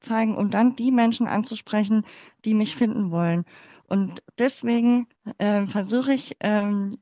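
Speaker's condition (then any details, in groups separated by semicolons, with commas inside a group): Cleft palate; congenital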